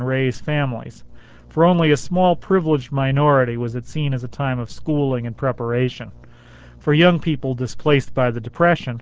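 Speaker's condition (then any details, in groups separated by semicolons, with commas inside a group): No condition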